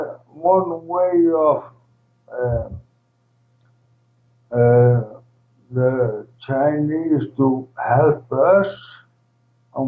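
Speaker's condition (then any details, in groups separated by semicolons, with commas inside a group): ALS, primary lateral sclerosis, PLS; least progressive form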